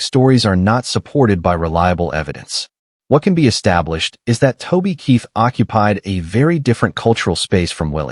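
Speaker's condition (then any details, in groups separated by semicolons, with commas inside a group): No condition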